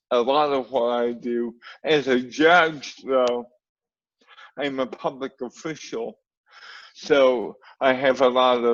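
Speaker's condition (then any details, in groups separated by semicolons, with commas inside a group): Cerebral palsy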